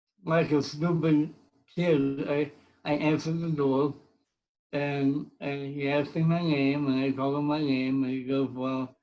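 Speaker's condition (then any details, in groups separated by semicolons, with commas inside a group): Cerebral palsy; from birth; speech impediment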